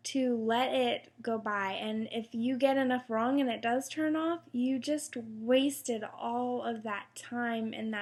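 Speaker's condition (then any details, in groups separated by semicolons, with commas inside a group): No condition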